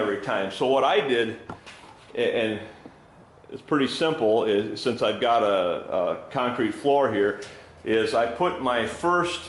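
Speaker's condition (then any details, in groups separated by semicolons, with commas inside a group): No condition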